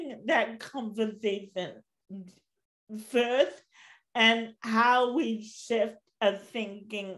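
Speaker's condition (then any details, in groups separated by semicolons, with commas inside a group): Cerebral palsy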